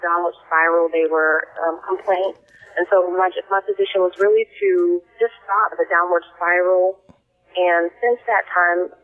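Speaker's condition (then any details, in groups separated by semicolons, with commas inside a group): No condition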